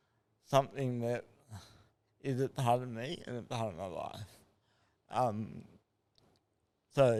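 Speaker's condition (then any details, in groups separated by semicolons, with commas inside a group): Cerebral palsy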